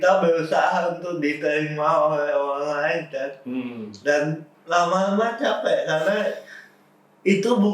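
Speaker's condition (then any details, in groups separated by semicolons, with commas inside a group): Cerebral palsy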